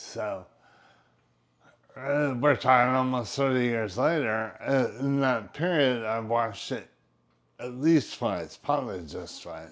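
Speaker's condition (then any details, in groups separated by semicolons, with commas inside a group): Brain injury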